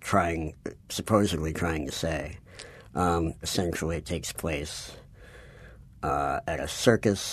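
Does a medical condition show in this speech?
Yes: cleft palate.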